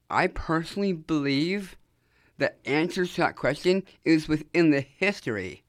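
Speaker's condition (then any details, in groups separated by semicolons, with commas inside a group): Down syndrome; from birth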